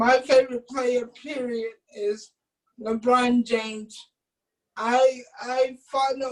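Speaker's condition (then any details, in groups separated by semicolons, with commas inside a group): Cerebral palsy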